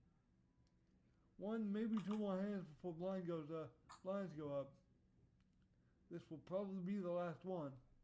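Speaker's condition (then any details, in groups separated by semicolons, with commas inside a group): Cerebral palsy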